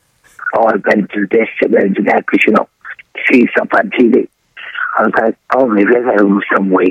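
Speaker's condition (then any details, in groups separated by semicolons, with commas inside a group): Throat cancer surgery; tumor found by throat specialist at Columbia Presbyterian, first thought strep throat, several surgeries; after long recovery; trouble swallowing and breathing before diagnosis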